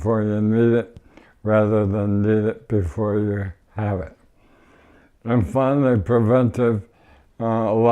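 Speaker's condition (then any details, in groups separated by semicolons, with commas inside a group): ALS; no tracheostomy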